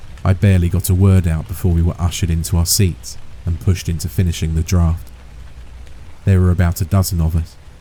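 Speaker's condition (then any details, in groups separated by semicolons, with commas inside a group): No condition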